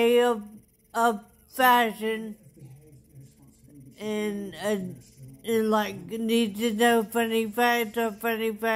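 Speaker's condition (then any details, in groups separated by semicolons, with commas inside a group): Traumatic brain injury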